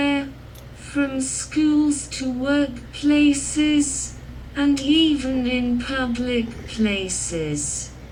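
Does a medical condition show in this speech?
Yes: cerebral palsy.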